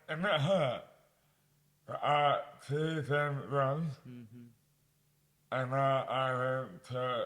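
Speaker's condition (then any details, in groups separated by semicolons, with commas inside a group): Dystonia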